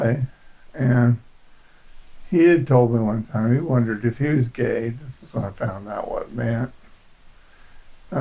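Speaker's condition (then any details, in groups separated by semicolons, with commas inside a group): Parkinson's disease; poor balance, long history of shaking, brain surgery discussed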